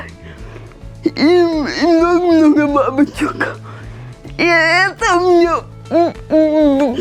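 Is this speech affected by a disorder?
Yes: cerebral palsy; childhood form, bedridden nine years in childhood; walks with difficulty, falls sometimes, massage and training.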